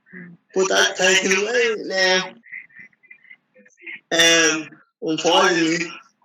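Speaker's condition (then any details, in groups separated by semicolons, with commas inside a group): Cerebral palsy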